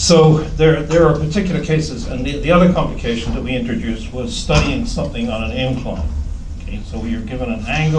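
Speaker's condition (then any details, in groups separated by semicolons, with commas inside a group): No condition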